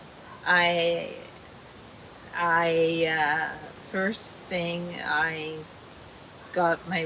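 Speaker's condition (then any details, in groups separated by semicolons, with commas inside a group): Dysarthria; speech worsening, still communicates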